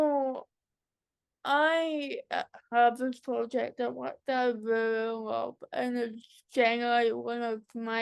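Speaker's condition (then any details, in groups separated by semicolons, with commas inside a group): Cerebral palsy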